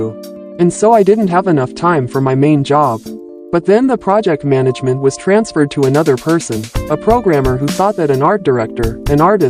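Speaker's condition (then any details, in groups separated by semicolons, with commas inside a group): No condition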